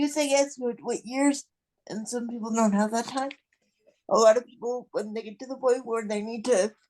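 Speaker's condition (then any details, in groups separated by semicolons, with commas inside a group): Cerebral palsy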